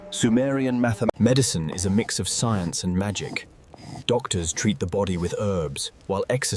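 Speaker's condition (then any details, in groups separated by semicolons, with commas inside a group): No condition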